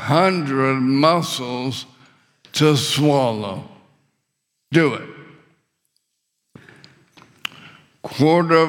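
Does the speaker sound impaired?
Yes: ALS; muscles falling apart throughout body, swallowing difficulty; struggles with swallowing, choked seriously on saliva, windpipe tightened, couldn't breathe.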